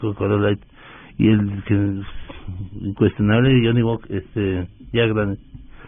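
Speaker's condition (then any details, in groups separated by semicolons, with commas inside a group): Parkinson's disease; under neurologist care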